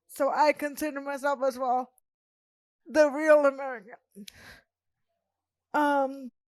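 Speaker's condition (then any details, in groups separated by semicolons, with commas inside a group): Cerebral palsy; present from birth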